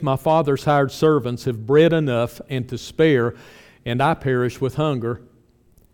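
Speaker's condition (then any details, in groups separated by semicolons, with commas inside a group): No condition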